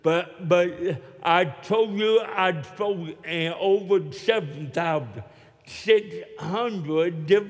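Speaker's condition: Cerebral palsy; walks with limp

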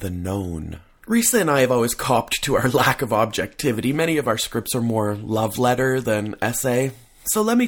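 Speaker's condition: No condition

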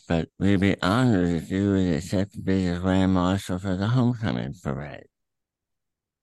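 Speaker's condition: Throat cancer; chemo

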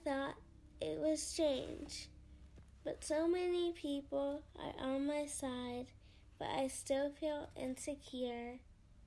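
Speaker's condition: Cerebral palsy; cannot say it as intended

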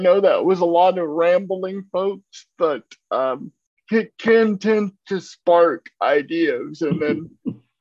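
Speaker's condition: Cerebral palsy; uses a wheelchair

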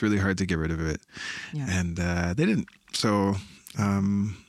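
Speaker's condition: No condition

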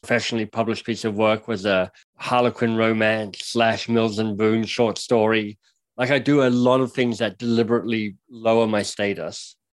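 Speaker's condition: Cleft lip and palate; speech impediment

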